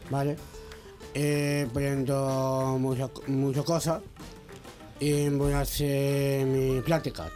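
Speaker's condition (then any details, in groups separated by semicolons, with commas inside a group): Down syndrome; agrammatical wording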